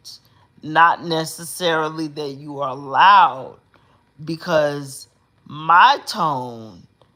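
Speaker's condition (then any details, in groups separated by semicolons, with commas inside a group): Cerebral palsy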